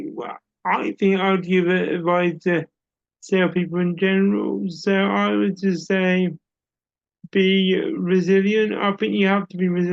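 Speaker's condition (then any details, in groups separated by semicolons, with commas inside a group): Cerebral palsy; uses wheelchair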